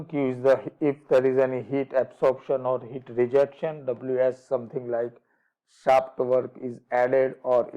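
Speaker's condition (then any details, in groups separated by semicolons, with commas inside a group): No condition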